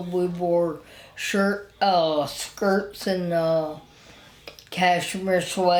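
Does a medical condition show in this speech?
Yes: spinal ataxia; wheelchair user.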